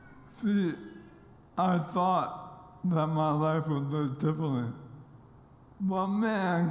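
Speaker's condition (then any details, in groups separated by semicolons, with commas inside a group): ALS; voice does not sound as expected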